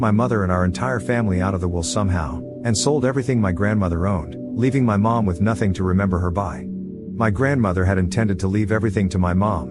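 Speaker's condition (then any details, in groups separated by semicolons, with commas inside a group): No condition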